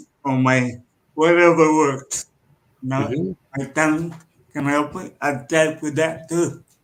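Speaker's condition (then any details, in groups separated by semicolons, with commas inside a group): Cerebral palsy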